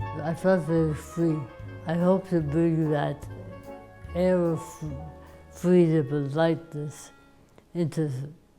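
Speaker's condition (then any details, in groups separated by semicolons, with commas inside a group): ALS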